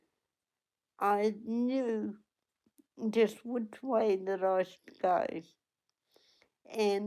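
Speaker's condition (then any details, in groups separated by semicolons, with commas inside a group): Cerebral palsy; onset at 8 days old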